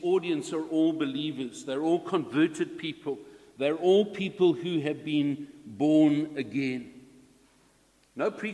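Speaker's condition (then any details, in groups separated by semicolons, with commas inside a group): No condition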